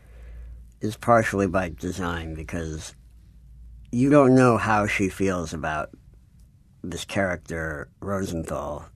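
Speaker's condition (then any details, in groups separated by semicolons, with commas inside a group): Cleft palate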